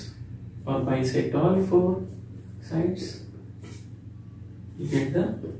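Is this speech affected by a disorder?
No.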